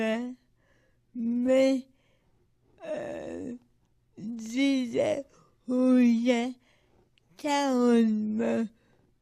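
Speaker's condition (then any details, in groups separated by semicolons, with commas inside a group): Cerebral palsy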